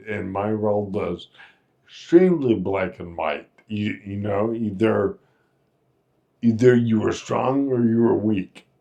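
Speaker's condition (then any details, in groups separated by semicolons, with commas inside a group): Friedreich's ataxia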